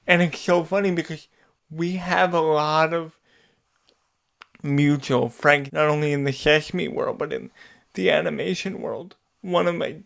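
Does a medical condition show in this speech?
Yes: cerebral palsy, spastic quadriplegia.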